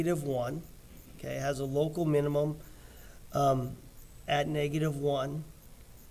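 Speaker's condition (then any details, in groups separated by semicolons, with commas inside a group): No condition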